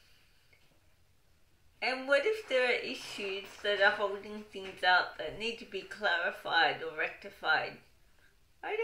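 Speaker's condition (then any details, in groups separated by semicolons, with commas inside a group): Cerebral palsy; wheelchair user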